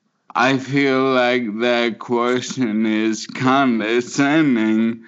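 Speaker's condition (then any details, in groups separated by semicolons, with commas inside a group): Motor neuron disease; can no longer dance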